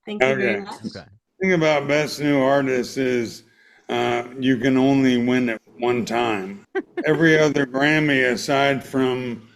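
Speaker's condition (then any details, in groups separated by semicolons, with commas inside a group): ALS; motor neuron disease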